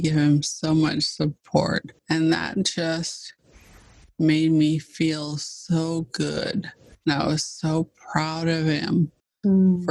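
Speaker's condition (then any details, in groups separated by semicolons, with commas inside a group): ALS (Lou Gehrig's disease); fast progressing form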